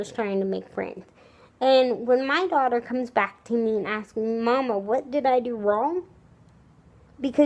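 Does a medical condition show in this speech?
Yes: cerebral palsy, spastic, severe.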